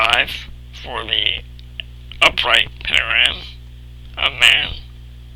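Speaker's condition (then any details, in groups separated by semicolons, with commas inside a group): Cerebral palsy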